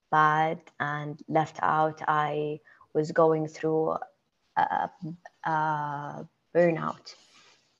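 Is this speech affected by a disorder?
Yes: stammer; stammer since childhood, only one in family, expected to outgrow it, no support sought growing up; attending stuttering awareness programs for about one year; more fluent in second language english than native language, plans words ahead, often mistaken as shy; here blocks.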